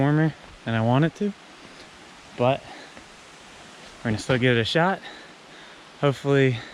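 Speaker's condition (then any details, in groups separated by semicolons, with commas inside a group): No condition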